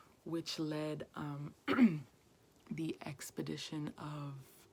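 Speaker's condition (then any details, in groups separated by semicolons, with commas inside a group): No condition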